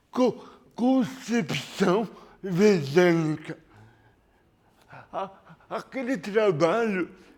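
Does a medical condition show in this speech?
Yes: cerebral palsy.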